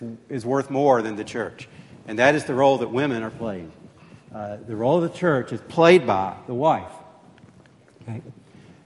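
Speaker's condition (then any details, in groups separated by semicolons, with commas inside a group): No condition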